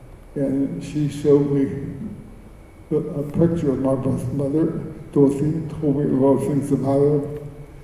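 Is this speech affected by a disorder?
Yes: cerebral palsy; speech affected, choking episodes, choked on meat over 20 times, saved by Heimlich.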